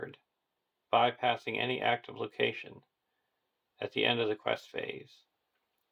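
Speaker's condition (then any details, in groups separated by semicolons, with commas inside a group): No condition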